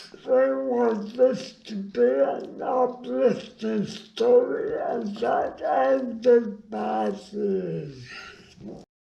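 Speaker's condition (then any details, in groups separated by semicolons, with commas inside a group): Brain injury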